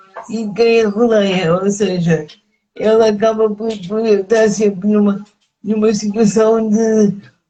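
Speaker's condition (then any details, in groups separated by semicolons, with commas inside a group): Cerebral palsy; speech affected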